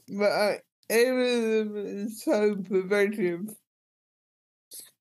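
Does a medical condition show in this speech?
Yes: cerebral palsy.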